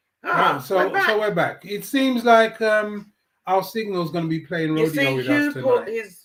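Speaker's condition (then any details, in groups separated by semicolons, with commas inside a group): No condition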